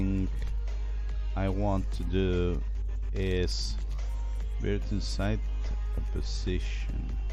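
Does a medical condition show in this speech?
No.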